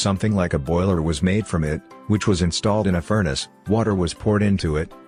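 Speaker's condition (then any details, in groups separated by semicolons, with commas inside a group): No condition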